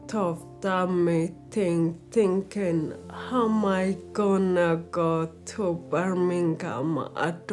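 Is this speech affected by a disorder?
Yes: brain injury; acquired.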